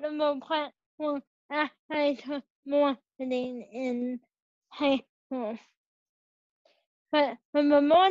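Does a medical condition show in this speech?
Yes: cerebral palsy; present from birth; age 21.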